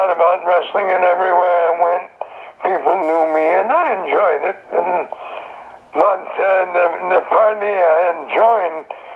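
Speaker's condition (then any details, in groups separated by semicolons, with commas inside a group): Throat cancer; survivor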